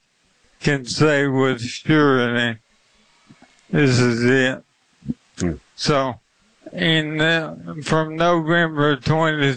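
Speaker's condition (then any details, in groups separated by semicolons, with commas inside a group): ALS; limb-onset, left hand weakness first, spread through left arm, slight right leg symptoms, diagnosed at Duke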